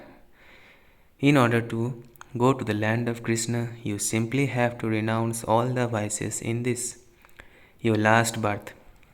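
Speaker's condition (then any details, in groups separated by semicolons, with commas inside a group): No condition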